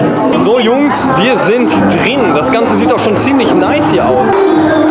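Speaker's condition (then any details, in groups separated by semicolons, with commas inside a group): No condition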